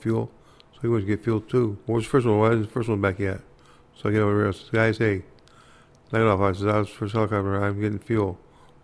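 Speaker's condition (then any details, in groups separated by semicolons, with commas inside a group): Parkinson's disease; Parkinson's disease attributed to Agent Orange exposure during Vietnam service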